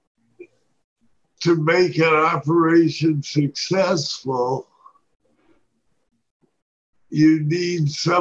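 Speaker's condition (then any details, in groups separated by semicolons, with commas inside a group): Parkinson's disease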